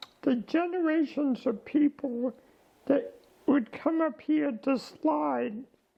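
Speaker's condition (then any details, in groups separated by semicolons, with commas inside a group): ALS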